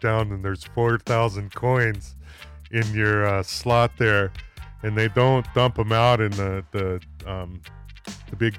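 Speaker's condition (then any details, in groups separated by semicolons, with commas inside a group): No condition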